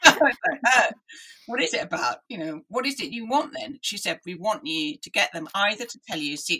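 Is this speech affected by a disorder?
Yes: deafness; hopeless and unwieldy.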